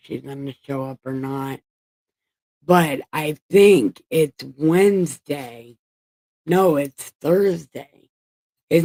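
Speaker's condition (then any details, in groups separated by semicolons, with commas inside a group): Brain injury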